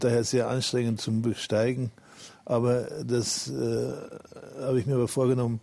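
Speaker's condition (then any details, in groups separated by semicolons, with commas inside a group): Parkinson's disease; now walks with crutches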